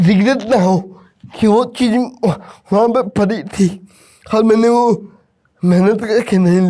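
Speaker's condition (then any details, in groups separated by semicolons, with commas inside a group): Cerebral palsy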